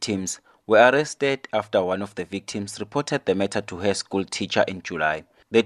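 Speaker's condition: No condition

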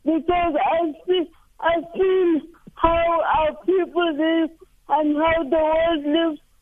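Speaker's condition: Cerebral palsy; unable to walk

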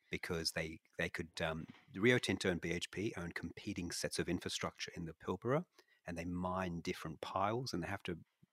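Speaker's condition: No condition

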